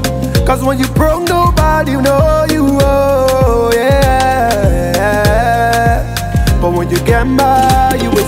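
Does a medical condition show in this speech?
No.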